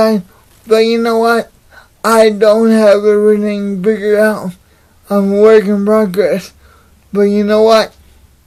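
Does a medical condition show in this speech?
Yes: cerebral palsy; unable to walk.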